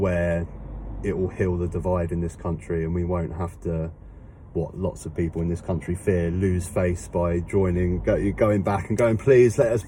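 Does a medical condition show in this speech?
No.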